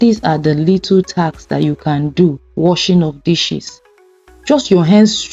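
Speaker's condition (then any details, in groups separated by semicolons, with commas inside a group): No condition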